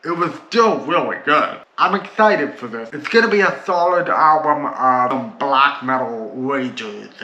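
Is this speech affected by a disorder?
Yes: cerebral palsy.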